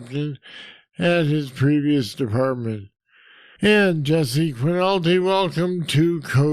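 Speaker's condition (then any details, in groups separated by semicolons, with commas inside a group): Parkinson's disease; deep brain stimulators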